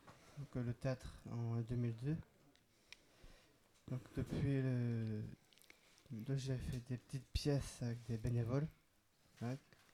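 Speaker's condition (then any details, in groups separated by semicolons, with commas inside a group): Down syndrome, trisomy 21; extra chromosome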